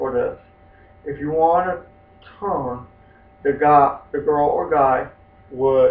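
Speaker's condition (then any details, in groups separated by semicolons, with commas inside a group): Spastic quadriplegic cerebral palsy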